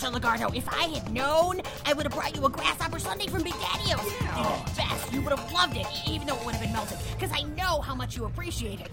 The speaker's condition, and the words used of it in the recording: None; typical speech.